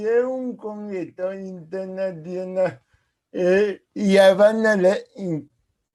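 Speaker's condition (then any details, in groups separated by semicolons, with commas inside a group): Cerebral palsy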